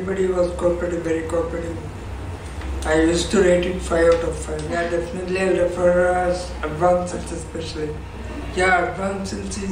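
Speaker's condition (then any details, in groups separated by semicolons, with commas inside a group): ALS/MND; after stem cell therapy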